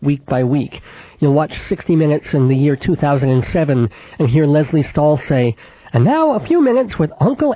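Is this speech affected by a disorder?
Yes: cleft palate with lisp, cleft lip and palate; mild residual lisp.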